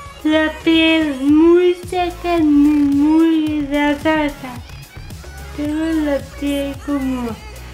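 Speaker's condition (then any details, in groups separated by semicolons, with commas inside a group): Cerebral palsy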